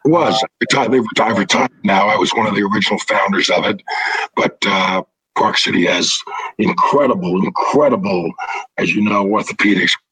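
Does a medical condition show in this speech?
Yes: throat cancer, vocal cords removed; cancer free 13 years, partial voice box created by Steve Zeitels in Boston.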